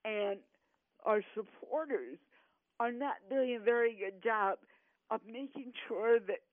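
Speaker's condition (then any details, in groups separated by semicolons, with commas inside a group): Cerebral palsy; 18 years of speech therapy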